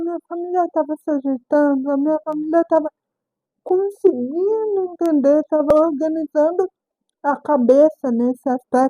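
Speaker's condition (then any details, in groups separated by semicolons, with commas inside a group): Cerebral palsy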